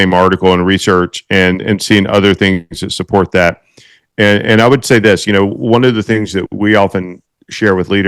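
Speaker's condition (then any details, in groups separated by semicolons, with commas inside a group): No condition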